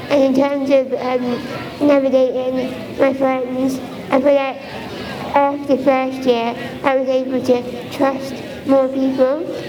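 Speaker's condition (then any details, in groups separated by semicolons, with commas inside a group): Spinal muscular atrophy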